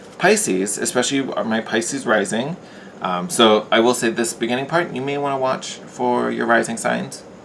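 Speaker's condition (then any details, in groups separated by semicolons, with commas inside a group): No condition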